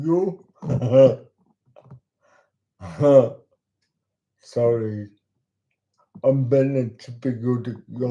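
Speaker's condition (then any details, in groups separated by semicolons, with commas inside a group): Cerebral palsy; talks slowly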